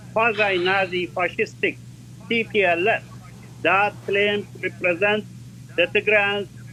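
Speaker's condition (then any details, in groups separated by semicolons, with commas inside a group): No condition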